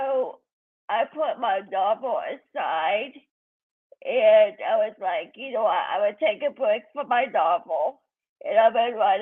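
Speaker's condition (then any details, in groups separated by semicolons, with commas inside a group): Cerebral palsy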